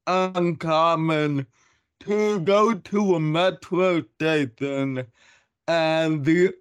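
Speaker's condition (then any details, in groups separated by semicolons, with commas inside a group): Cerebral palsy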